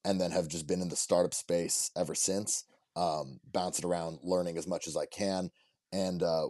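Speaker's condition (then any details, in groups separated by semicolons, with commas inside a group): No condition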